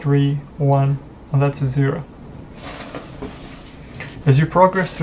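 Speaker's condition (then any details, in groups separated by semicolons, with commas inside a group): No condition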